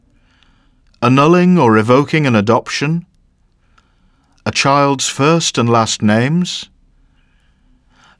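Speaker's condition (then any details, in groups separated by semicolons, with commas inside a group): No condition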